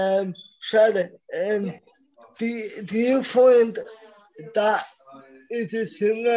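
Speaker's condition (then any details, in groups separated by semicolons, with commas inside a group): Cerebral palsy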